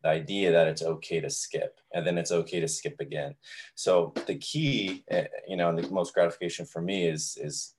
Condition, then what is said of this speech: None; typical speech.